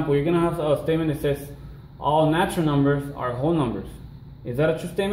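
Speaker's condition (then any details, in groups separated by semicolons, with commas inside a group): No condition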